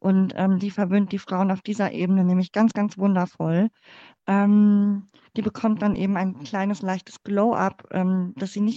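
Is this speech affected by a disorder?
Yes: cleft palate; speaking in front of class or using voice in speech never felt easy.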